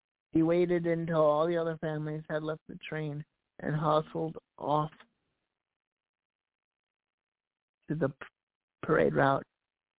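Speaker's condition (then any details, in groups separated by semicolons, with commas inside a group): Cerebral palsy; past challenges speaking up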